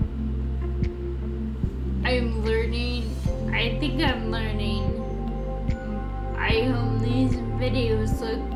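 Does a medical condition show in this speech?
Yes: Friedreich's ataxia; ankle fusion surgery.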